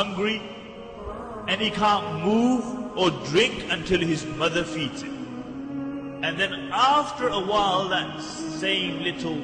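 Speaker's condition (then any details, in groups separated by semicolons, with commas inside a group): No condition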